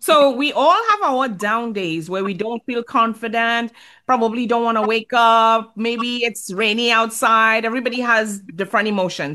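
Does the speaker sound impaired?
No.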